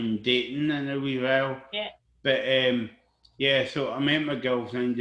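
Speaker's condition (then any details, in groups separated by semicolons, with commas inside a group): Cerebral palsy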